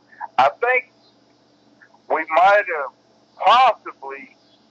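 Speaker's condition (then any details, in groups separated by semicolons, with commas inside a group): Cerebral palsy; bedbound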